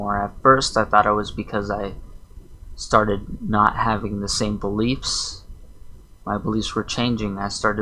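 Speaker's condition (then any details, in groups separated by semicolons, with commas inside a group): No condition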